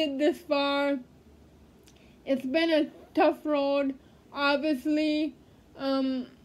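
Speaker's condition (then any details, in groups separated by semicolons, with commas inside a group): Cerebral palsy; speech therapy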